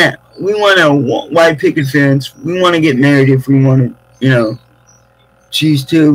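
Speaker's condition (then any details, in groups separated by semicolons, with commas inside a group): Cerebral palsy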